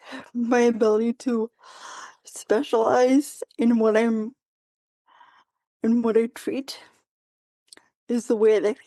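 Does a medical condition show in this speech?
Yes: quadriplegic cerebral palsy.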